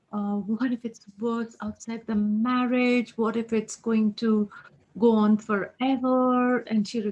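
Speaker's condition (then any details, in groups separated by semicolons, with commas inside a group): No condition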